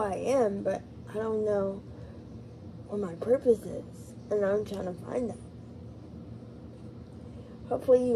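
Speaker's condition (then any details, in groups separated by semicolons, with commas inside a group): Cerebral palsy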